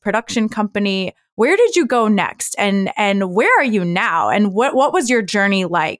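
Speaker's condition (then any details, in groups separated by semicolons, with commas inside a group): No condition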